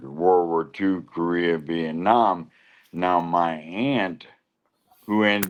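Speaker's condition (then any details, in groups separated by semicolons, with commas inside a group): Lou Gehrig's disease (ALS)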